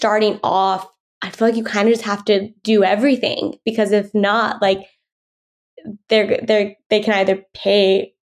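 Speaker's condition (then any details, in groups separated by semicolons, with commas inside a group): Stuttering; present since at least college; stutter could be edited out of on-air recordings, early doubts about speaking roles; repeated sounds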